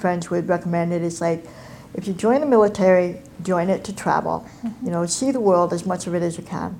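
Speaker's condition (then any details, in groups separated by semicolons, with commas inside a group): Cleft palate and cleft lip; mouth wired shut 12 weeks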